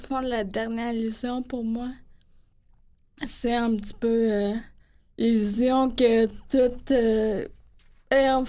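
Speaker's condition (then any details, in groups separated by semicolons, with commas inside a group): Friedreich's ataxia; diagnosed at age 15, now age 30, progressive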